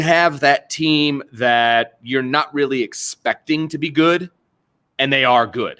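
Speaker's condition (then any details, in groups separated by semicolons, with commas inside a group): No condition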